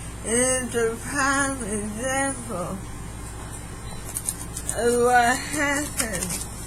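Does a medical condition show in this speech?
Yes: throat cancer radiation damage.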